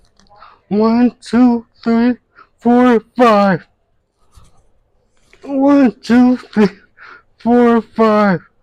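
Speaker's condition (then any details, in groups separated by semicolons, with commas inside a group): Traumatic brain injury; motor vehicle accident; voice affected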